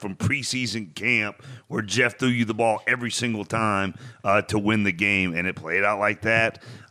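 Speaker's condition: No condition

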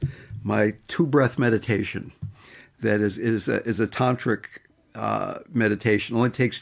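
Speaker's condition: No condition

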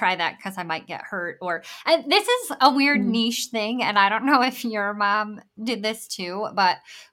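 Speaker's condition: Bilateral cleft lip and palate; congenital

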